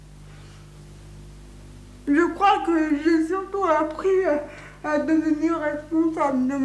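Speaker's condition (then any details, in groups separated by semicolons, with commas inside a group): Cerebral palsy; from birth, delivery accident, resuscitation, 15 days oxygen; worked hard on intelligibility, improved over time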